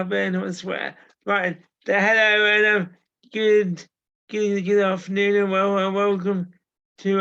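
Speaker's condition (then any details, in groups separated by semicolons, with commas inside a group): Cerebral palsy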